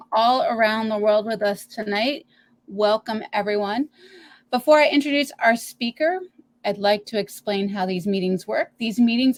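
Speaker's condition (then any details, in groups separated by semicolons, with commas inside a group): No condition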